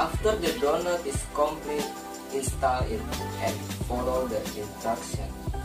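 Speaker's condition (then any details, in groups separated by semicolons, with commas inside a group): No condition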